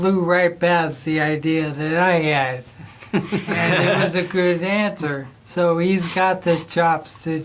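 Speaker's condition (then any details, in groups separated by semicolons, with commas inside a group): ALS; voice gone, dysarthria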